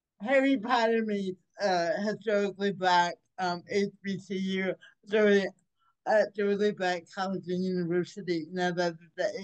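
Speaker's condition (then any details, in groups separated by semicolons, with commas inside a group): Cerebral palsy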